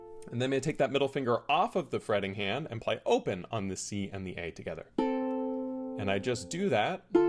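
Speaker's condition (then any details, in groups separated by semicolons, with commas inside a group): No condition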